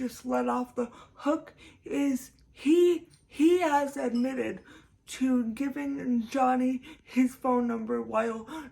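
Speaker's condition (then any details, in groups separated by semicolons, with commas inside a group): Cerebral palsy, severe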